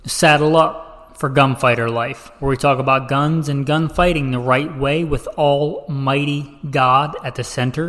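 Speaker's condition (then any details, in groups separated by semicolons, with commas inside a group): No condition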